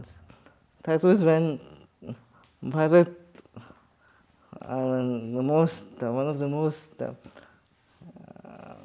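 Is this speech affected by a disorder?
Yes: cerebral palsy.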